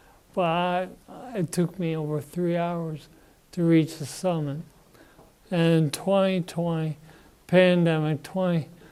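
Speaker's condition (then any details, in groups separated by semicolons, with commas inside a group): Parkinson's disease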